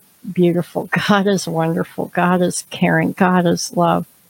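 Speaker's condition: Cleft palate, severe

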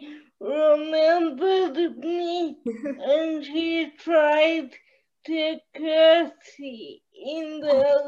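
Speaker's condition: Cerebral palsy

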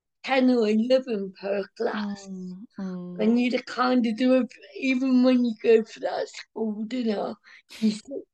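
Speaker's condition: Cerebral palsy, mild

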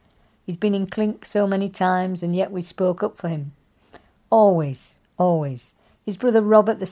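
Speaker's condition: No condition

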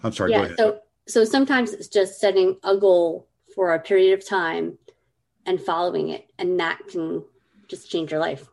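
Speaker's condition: Cleft lip and palate; congenital, 25 surgeries for cleft lip and palate, first at four months old, most in childhood, childhood feeding issues; some speech issues growing up

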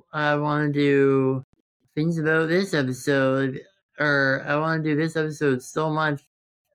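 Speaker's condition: Congenital muscular dystrophy; present since birth

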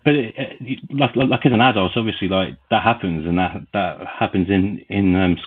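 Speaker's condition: Stammer; age 32, intensive speech therapy course at 16; still finds some phrases difficult, e.g. ordering in coffee shops; before therapy at 16 barely talked, avoided speaking from embarrassment, huge anxiety; repeated sounds, repeated words

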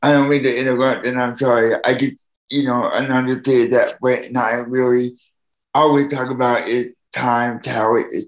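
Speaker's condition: Cerebral palsy; needs help from others

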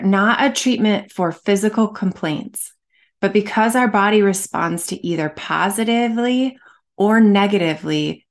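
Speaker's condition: No condition

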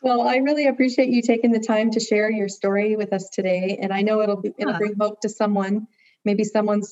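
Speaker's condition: No condition

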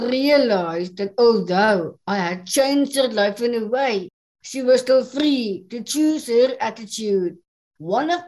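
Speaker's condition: Down syndrome; English is second language

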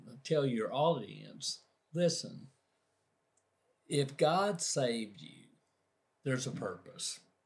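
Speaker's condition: Aphasia after stroke; woke unable to talk, nearly died and resuscitated, self-described primary progressive aphasia; initially no talking, reading or writing, one word only, understood everything, now thinks of every word

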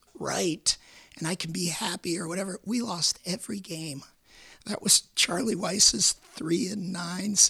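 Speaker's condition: Repeated vocal cord surgery; 19 vocal cord surgeries, 25 surgeries total, Hodgkin's lymphoma diagnosed at age 36, cancer three times; few weeks after 19th vocal cord surgery at University of Michigan

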